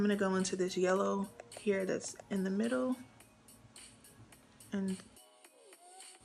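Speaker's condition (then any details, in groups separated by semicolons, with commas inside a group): No condition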